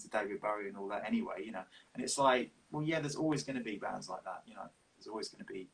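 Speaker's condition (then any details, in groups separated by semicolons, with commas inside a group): No condition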